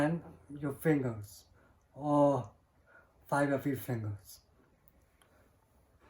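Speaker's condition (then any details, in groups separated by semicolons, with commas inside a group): Cerebral palsy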